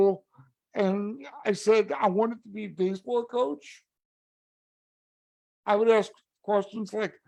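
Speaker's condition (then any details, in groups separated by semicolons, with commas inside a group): Cerebral palsy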